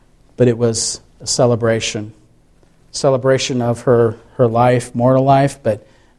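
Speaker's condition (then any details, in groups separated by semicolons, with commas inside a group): No condition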